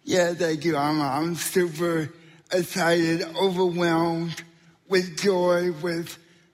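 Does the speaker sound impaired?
Yes: spastic quadriplegic cerebral palsy; neurological muscle stiffness limiting arm and leg mobility.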